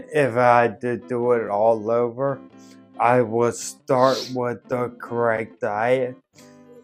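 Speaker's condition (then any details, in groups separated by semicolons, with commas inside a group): Ataxia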